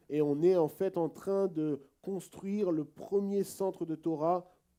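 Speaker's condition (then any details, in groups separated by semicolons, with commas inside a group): No condition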